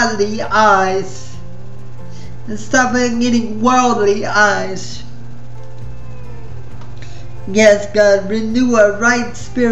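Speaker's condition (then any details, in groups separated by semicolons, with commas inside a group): Spastic cerebral palsy; spastic form, quadriplegic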